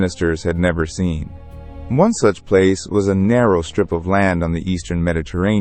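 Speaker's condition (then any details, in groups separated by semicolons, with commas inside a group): No condition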